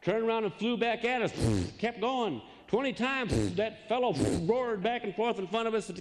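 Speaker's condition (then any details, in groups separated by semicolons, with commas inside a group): No condition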